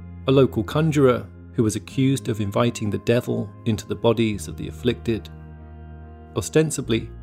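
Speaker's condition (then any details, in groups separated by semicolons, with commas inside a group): No condition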